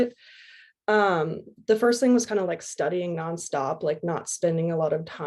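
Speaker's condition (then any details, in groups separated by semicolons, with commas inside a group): No condition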